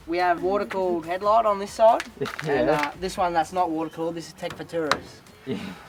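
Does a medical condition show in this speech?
No.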